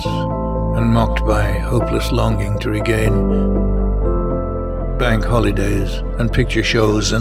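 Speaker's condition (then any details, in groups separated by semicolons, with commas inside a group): No condition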